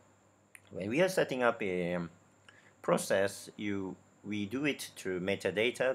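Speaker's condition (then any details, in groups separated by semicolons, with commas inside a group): No condition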